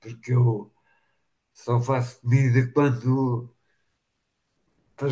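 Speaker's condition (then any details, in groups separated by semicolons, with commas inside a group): Machado-Joseph disease (sca3)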